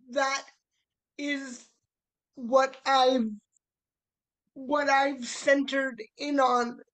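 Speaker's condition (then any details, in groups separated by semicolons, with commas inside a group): Cerebral palsy; spastic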